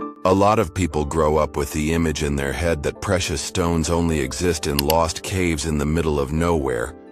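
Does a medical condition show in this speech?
No.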